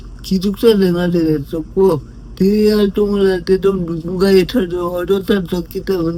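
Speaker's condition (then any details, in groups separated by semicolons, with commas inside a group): Brain lesion disability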